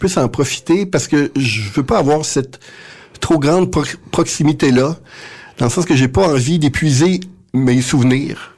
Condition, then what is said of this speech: Stuttering. Il y a effectivement un mur à traverser à chaque fois.